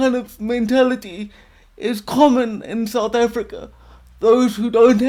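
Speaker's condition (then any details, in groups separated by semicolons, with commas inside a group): Quadriplegic cerebral palsy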